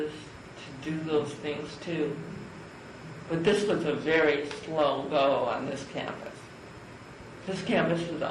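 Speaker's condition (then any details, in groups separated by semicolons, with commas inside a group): Cerebral palsy; from birth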